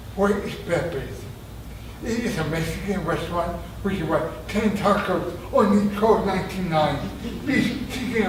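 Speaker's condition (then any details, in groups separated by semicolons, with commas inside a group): Traumatic brain injury; near-fatal injury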